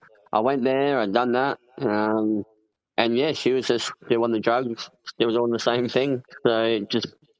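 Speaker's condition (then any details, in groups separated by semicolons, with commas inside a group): Cleft palate; congenital, upper lip joined to nose at birth, required a lot of care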